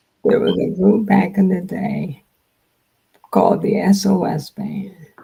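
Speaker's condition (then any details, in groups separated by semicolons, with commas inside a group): Multiple sclerosis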